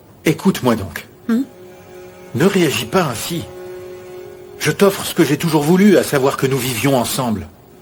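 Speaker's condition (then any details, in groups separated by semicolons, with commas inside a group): No condition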